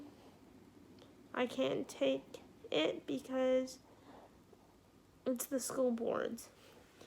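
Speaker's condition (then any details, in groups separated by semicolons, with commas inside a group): Cerebral palsy, spastic quadriplegic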